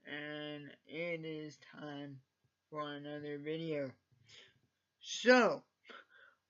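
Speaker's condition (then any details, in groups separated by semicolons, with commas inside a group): Cerebral palsy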